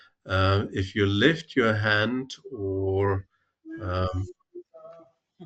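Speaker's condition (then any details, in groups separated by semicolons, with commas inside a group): No condition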